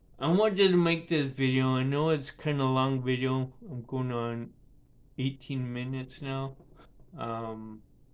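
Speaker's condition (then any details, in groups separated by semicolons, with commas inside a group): Cerebral palsy; affects speech and balance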